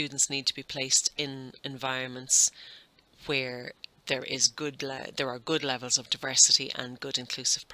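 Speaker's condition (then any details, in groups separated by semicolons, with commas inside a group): No condition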